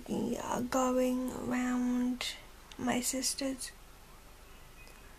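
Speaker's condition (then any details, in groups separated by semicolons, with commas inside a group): Cerebral palsy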